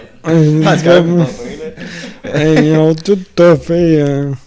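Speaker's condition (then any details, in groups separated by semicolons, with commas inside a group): Amyotrophic lateral sclerosis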